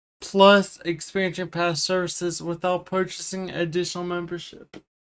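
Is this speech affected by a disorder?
Yes: cerebral palsy; wheelchair user.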